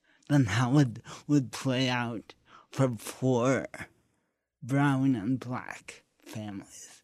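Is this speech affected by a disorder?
Yes: cerebral palsy; cerebral palsy present from birth, brain cells died at birth; 50 plus years with condition; speech slurred, slurring tongue, hand tremor, reduced balance and coordination, intense muscles.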